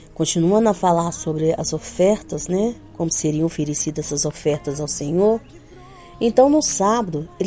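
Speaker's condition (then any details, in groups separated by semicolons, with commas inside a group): No condition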